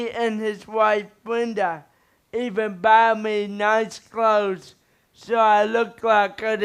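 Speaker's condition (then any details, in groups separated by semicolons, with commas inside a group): Cerebral palsy; speech slightly improved recently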